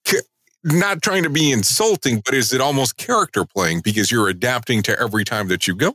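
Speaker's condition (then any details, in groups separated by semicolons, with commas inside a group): No condition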